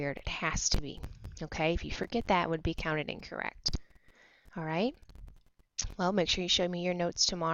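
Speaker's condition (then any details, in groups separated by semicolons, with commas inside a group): No condition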